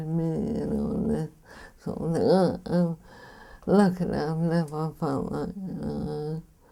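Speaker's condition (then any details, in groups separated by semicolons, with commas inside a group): Primary lateral sclerosis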